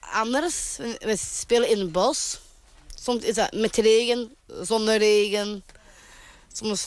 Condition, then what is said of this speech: Down syndrome. En daarmee heb ik soms een beetje last van mijn stem.